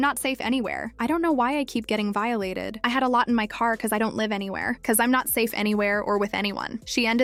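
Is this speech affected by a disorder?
No.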